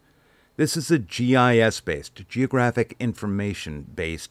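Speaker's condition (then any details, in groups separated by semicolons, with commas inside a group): No condition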